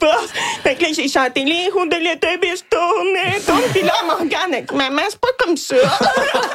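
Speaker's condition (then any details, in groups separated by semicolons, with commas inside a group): Hearing loss with cochlear implant; hard of hearing; hard to tell who is speaking in groups, trouble understanding moving children, did not hear passing truck; own singing described as not very nice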